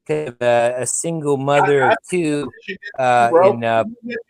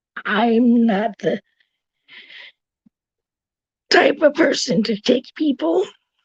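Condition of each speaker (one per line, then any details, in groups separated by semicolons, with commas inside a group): No condition
Cerebral palsy; from birth, tracheotomy; voice shaped by tracheotomy, regular voice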